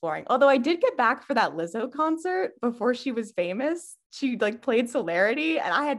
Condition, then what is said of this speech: No condition.